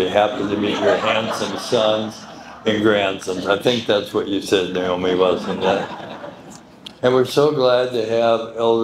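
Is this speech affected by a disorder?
Yes: medical condition affecting speech.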